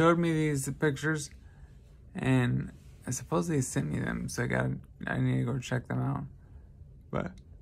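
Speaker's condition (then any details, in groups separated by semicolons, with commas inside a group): Traumatic brain injury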